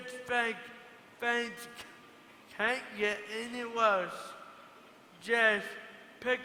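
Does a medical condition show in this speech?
Yes: cerebral palsy.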